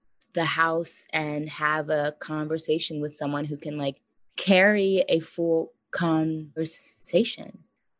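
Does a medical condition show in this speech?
Yes: stuttering; severe in high school around age 17, fear of talking and communicating; expects stuttering during conversation; here prolonged sounds.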